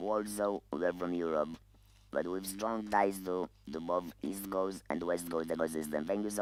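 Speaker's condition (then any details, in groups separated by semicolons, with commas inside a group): Laryngeal cancer, voice loss, electrolarynx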